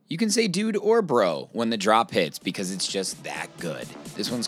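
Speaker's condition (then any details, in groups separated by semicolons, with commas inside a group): No condition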